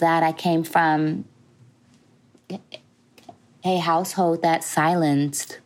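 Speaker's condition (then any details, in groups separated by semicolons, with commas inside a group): Stutter; severe in high school around age 17; very severe stutter at age 17, afraid of talking and communicating; blocks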